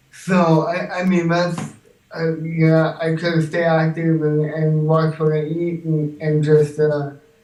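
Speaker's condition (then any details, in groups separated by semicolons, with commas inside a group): Cerebral palsy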